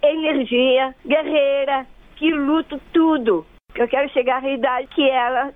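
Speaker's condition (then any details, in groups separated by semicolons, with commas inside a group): Down syndrome; about to turn 55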